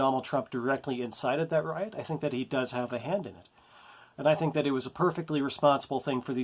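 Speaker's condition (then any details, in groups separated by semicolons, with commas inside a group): No condition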